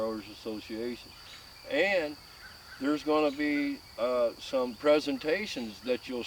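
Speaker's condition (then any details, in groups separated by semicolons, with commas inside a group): No condition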